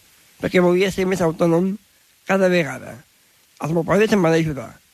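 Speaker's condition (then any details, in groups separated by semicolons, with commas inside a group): Down syndrome; very talkative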